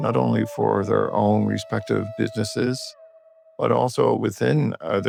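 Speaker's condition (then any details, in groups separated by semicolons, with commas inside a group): No condition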